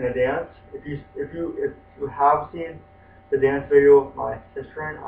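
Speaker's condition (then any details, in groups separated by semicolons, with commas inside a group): Spastic quadriplegic cerebral palsy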